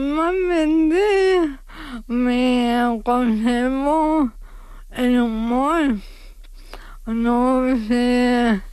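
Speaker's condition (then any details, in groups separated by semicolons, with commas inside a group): ALS; diagnosed at about age 35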